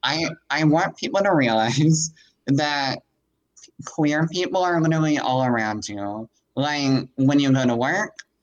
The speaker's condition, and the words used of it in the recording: Cleft palate. It made my voice pretty nasally, and sometimes, like, it makes it have more of,